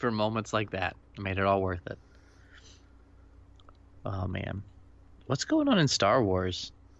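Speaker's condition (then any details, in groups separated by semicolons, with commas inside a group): No condition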